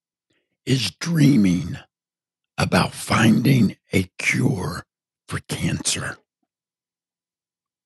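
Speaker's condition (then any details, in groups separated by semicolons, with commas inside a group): Partial laryngectomy from throat cancer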